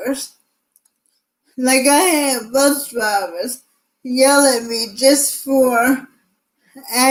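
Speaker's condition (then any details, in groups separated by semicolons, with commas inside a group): Cerebral palsy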